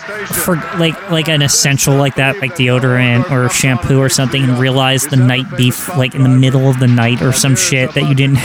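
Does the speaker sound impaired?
No.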